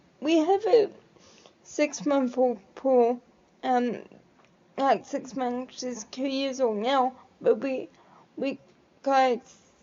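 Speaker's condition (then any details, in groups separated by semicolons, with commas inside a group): Cerebral palsy; quadriplegic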